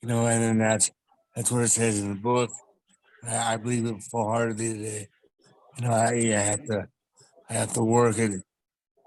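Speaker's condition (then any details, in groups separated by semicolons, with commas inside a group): Traumatic brain injury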